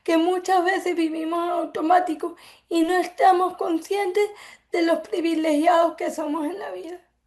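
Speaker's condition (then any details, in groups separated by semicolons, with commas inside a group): Cerebral palsy; from birth; affects speech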